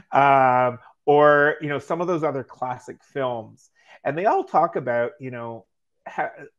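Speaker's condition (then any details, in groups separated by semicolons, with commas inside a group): No condition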